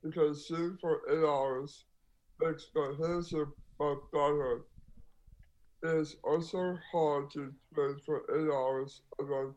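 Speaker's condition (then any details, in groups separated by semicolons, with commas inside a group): Down syndrome; congenital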